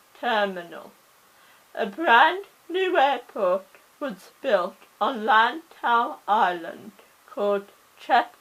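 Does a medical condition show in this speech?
Yes: cerebral palsy; oxygen starvation at birth.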